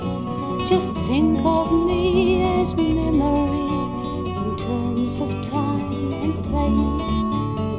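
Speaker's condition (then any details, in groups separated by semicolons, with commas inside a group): No condition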